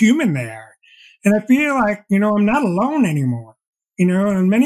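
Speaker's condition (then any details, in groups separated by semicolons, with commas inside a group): Deafblindness; progressive, diagnosed at age 28, expects eventual total blindness; some vision remaining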